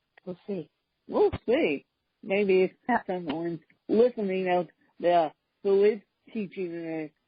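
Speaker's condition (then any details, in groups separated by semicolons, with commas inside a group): Cerebral palsy; speech impediment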